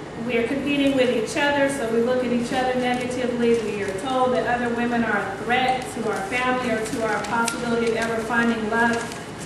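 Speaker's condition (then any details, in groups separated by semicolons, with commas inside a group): No condition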